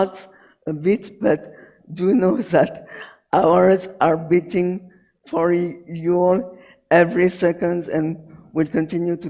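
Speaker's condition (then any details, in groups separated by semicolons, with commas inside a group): Cerebral palsy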